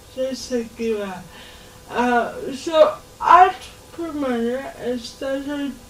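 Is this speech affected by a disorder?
Yes: cerebral palsy; since birth, affects muscles and joints, walks and moves independently, early intervention and therapy in childhood; slow speaker, listeners take time to understand, speaks verbally.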